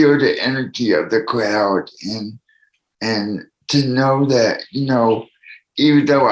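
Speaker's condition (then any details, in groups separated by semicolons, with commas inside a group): Cerebral palsy; needs assistance from others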